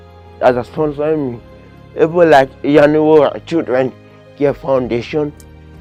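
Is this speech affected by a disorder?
Yes: cerebral palsy.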